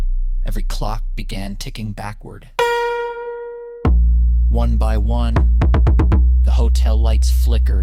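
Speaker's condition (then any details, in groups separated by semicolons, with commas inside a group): No condition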